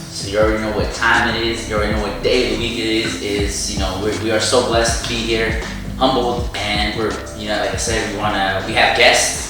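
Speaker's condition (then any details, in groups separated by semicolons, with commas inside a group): No condition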